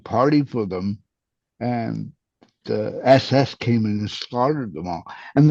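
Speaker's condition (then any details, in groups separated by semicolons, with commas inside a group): Cerebral palsy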